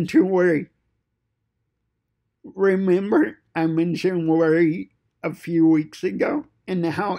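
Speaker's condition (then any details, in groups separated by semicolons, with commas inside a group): Cerebral palsy; fine motor impairment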